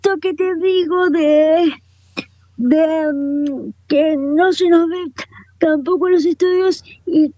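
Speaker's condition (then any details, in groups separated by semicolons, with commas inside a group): Cerebral palsy, quadriparesis; wheelchair user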